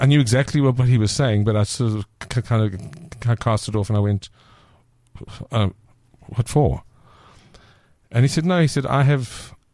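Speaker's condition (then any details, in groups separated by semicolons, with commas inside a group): Stutter; stutter since childhood, severe in youth, fear of speaking, shyness, later gained confidence; stutter still present, noticeably slowing interview, more relaxed as interview goes on; worse under stress, less when relaxed, chose menu items by what could be said; repeated words, prolonged sounds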